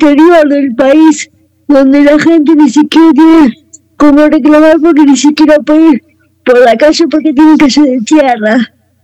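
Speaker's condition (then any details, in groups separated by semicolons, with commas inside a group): Cerebral palsy; wheelchair user, some leg movement, more mobility as child, never walked with canes, needs assistance; no seizures, no medication; voice and way of speaking affected by cerebral palsy, per host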